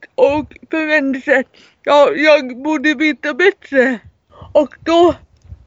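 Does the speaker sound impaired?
Yes: cerebral palsy; severe, wheelchair user.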